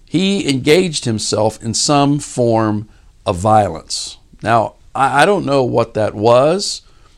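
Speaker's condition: No condition

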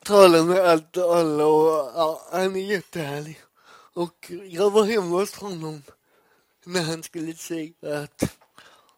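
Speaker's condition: Cerebral palsy; poor balance

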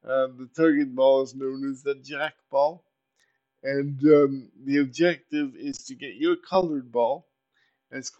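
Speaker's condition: Cerebral palsy; uses power wheelchair

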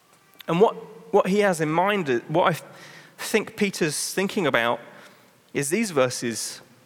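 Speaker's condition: No condition

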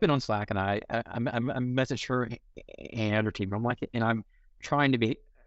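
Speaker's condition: Stuttering; stutters in conversation, disfluencies may sound like audio buffering; repeated sounds, prolonged sounds

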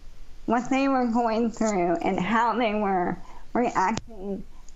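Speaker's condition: ALS; used amplifier much of the time to be heard

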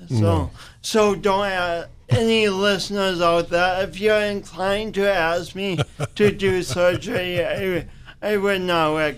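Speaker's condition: Speech impediment from birth; coordination and speech differences

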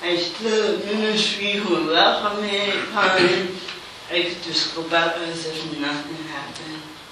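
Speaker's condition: Cerebral palsy

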